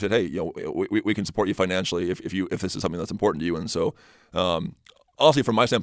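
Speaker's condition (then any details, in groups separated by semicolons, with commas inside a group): Stutter; has seen speech therapists, helped a little, uses detailed preparation to reduce stuttering; repeated sounds, repeated words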